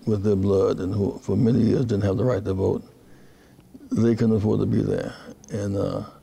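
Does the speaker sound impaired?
Yes: Parkinson's disease; first noticed through falls while walking, diagnosed by specialist, severe difficulty rising from chair, ignored about a year; speech therapy.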